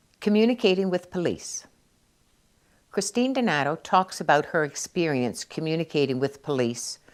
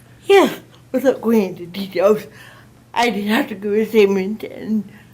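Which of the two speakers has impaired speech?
The second: cerebral palsy; sometimes uses communication device; speech sometimes hard to understand.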